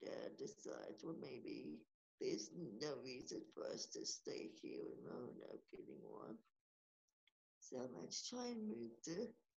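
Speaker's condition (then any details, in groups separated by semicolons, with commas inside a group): Cerebral palsy; from birth, fever after birth, moved to Stillwater Oklahoma, diagnosed soon after, hip surgery around 11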